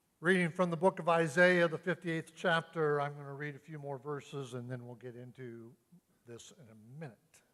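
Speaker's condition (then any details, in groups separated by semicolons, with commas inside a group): No condition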